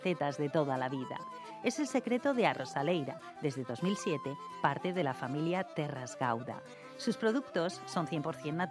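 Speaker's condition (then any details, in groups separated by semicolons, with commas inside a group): No condition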